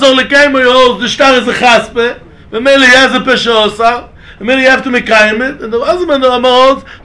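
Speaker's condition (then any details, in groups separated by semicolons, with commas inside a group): No condition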